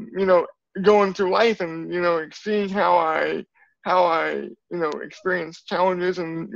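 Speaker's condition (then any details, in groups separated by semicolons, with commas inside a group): Cerebral palsy; from birth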